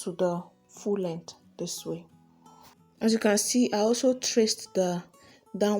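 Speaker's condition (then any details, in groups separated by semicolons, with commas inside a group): No condition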